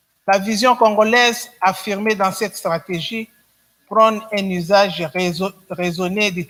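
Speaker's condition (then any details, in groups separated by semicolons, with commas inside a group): No condition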